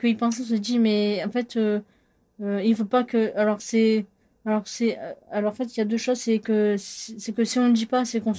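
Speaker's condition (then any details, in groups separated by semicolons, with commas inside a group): Cluttering and stuttering; stuttering since about age 12-13, cluttering identified later during therapy; rapid cluttered speech, extra, cut or forgotten words, often asked to repeat, hard to understand; repeated sounds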